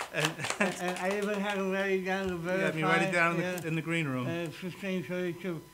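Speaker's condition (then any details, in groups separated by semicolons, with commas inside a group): Cerebral palsy; present since birth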